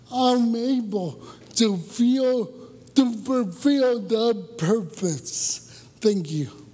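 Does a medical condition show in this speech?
Yes: cerebral palsy; born about two weeks early.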